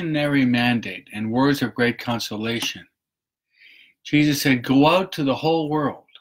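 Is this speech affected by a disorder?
No.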